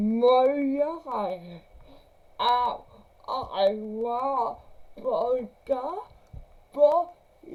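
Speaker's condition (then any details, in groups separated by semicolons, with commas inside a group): Cerebral palsy; since birth, difficult birth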